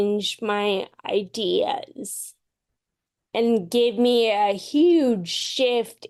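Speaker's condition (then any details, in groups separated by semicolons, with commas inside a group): Friedreich's ataxia; progressive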